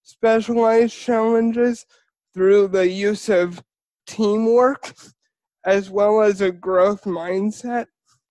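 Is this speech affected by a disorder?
Yes: spastic cerebral palsy.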